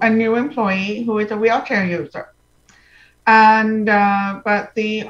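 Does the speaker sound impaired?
Yes: profound hearing loss; congenital, present from birth.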